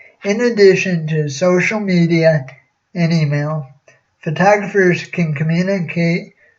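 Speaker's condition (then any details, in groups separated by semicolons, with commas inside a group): Cerebral palsy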